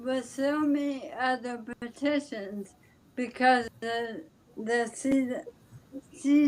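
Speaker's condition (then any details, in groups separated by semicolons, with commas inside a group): ALS; speech affected but still understandable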